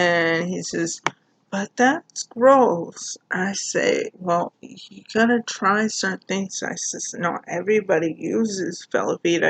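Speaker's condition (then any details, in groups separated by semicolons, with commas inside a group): Cerebral palsy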